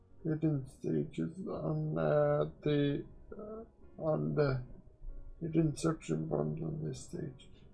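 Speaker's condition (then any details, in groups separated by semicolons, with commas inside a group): Quadriplegic cerebral palsy; uses one hand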